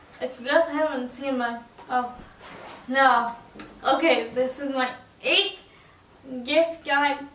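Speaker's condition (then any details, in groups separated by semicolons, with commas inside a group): Cerebral palsy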